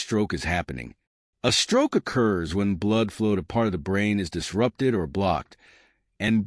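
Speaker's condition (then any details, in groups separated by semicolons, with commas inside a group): No condition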